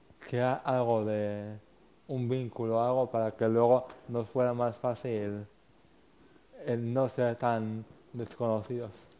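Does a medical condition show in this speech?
Yes: cerebral palsy.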